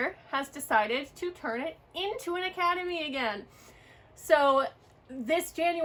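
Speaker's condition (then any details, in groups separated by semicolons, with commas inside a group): No condition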